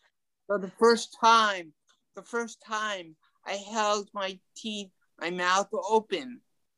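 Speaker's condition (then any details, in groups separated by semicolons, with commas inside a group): Ataxic cerebral palsy; from birth, mild, legs mostly, also arms, walked at about age four; talking affected, tongue affected a little, frequent stuttering in past, improved with speech therapy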